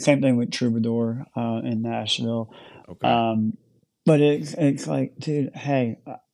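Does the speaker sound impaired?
Yes: cleft lip and palate; congenital cleft lip and palate, born in Ukraine.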